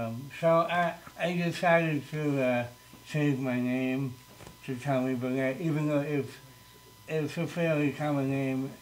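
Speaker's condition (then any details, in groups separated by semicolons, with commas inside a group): Cerebral palsy; present since birth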